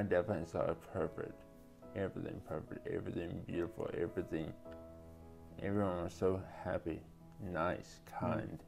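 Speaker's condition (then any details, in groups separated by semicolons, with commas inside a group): Traumatic brain injury; could not talk for a period after injury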